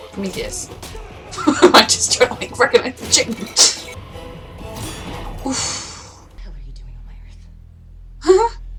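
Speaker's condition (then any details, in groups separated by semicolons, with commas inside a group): No condition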